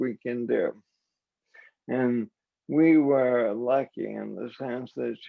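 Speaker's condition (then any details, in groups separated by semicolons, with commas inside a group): ALS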